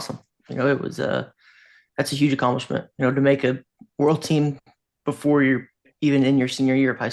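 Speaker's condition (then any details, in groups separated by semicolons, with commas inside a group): No condition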